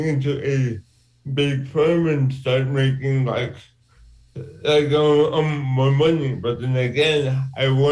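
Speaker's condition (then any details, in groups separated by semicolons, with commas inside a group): Cerebral palsy; from birth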